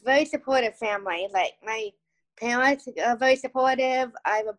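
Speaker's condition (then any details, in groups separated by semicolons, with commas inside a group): Down syndrome; from birth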